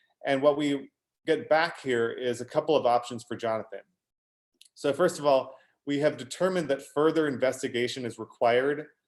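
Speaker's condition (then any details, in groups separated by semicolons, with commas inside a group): No condition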